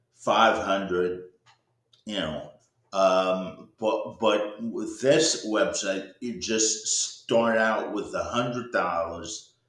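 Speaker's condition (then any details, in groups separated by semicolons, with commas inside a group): Cerebral palsy; present from birth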